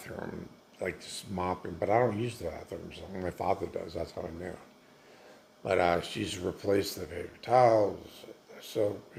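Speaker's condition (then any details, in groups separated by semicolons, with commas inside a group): Multiple sclerosis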